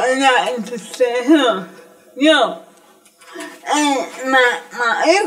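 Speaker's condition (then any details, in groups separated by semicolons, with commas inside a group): Cerebral palsy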